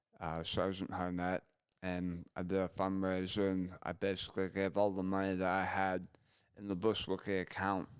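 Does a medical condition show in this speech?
Yes: gunshot injury to chin.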